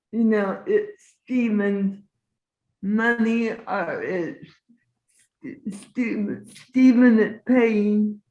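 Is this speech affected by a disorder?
Yes: cerebral palsy.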